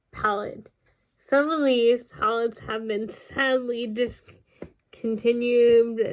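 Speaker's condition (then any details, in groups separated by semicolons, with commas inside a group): Cerebral palsy; congenital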